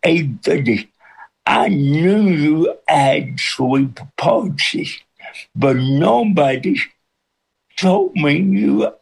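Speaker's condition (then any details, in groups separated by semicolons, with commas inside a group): Cerebral palsy with speech impediment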